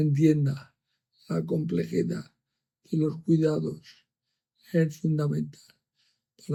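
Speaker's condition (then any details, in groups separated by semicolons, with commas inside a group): Amyotrophic lateral sclerosis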